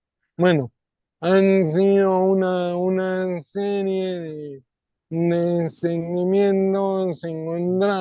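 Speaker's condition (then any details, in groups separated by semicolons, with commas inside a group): ALS; non-bulbar form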